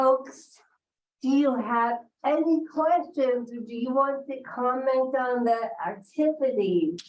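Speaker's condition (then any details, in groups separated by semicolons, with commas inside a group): Cerebral palsy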